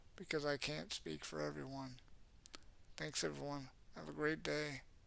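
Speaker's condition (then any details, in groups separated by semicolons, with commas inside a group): Cerebral palsy; has had speech therapy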